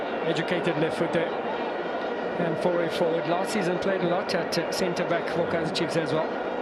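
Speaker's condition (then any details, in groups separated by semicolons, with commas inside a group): No condition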